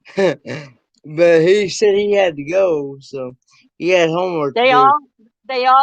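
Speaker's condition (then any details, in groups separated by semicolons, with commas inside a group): Cerebral palsy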